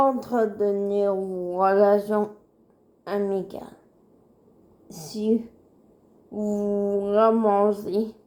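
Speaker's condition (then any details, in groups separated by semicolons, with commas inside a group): Cerebral palsy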